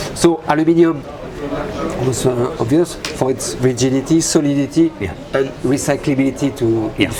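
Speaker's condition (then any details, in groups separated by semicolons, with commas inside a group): No condition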